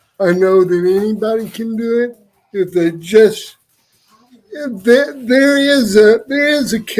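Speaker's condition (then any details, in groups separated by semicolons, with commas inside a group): Cerebral palsy; wheelchair user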